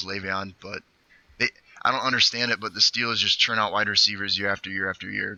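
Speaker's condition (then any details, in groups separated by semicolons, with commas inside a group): No condition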